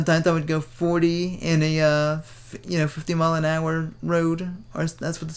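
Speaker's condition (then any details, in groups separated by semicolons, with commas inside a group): Cerebral palsy; Ilizarov operation; speaks fast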